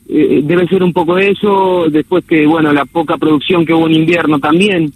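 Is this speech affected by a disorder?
No.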